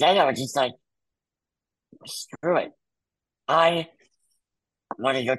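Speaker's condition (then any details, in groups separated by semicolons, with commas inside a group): Muscular dystrophy; wheelchair user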